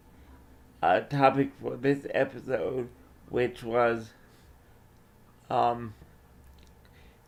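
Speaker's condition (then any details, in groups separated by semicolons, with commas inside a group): Cerebral palsy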